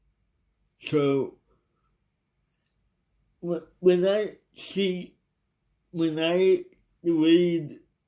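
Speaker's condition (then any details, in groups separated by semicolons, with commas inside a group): Cerebral palsy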